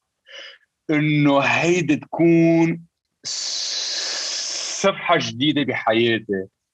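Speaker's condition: Stuttering; lifelong stutter; still stutters; debilitating stutter, avoided speaking almost entirely for over 25 years; prolonged sounds

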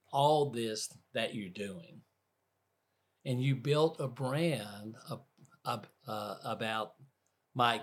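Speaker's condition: Aphasia after stroke; woke unable to talk, nearly died and resuscitated, self-described primary progressive aphasia; initially no talking, reading or writing, one word only, understood everything, now thinks of every word

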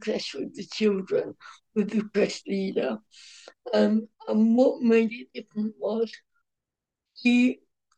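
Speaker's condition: Cerebral palsy, mild

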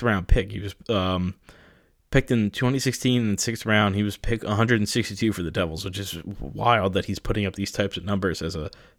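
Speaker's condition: No condition

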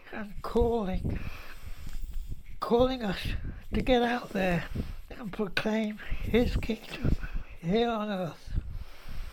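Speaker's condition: Motor neurone disease; declining health and disability, housebound

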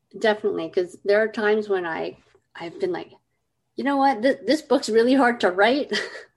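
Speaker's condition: Cleft lip and palate; congenital

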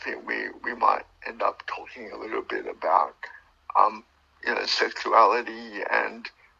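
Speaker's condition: Cerebral palsy; from birth, born two months premature, died twice at birth, brain damage

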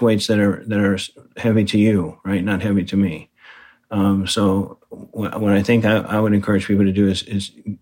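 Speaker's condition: Parkinson's disease; needs hand support

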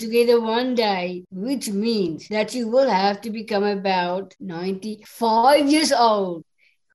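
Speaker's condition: Down syndrome; extra chromosome 21, congenital, present since birth, a little slower than others; English is second language

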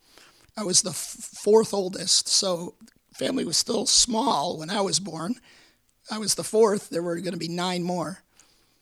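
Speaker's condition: Repeated vocal cord surgery; 19 vocal cord surgeries, 25 surgeries total, Hodgkin's lymphoma diagnosed at age 36, cancer three times; few weeks after 19th vocal cord surgery at University of Michigan

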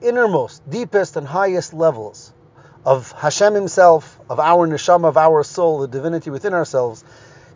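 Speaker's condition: No condition

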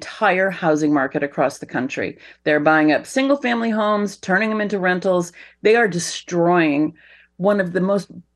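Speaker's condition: No condition

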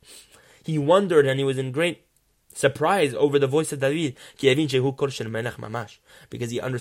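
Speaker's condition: No condition

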